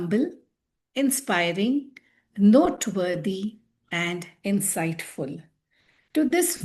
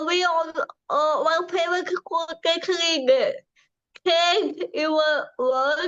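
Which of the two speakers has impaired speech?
The second: cerebral palsy; from birth.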